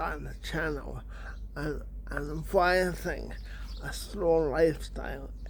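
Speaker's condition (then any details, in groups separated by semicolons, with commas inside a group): Cerebral palsy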